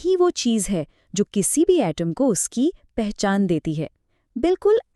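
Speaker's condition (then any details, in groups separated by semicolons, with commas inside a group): No condition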